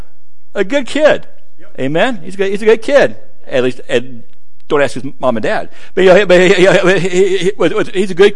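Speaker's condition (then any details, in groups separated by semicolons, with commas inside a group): Stuttering; struggled with it for a while, adults at gadsdale said stutter barred preaching; stuttering amount varies, heavy stuttering greatly lengthens speaking time; repeated sounds, repeated words, prolonged sounds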